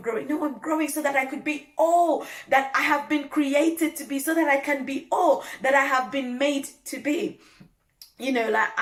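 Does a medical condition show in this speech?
No.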